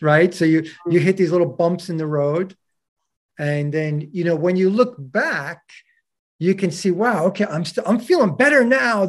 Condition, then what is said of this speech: No condition.